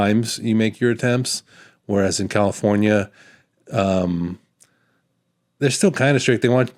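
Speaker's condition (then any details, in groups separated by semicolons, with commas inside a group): No condition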